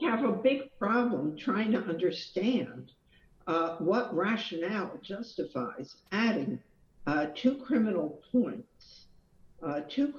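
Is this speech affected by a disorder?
No.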